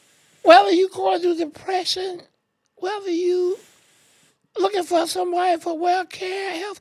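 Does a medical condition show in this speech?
Yes: ALS; intubated once for high CO2.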